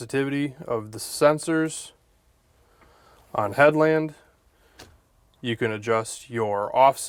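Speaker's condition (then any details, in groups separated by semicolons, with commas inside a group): No condition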